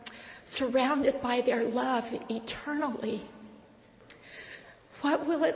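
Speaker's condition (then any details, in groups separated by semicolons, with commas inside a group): No condition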